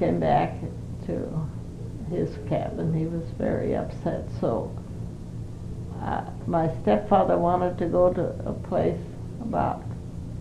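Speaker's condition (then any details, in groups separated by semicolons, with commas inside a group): Parkinson's; Parkinson's for 5 years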